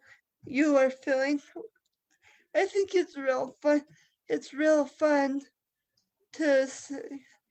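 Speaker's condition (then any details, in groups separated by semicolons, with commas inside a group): Cerebral palsy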